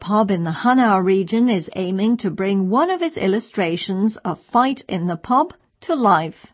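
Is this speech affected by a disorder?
No.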